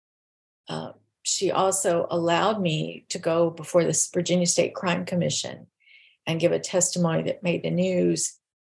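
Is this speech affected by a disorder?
No.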